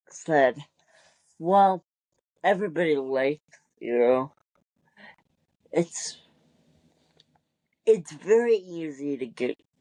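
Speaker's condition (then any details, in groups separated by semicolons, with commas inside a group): Cerebral palsy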